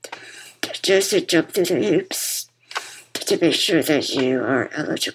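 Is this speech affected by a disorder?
Yes: muscular dystrophy; congenital muscular dystrophy.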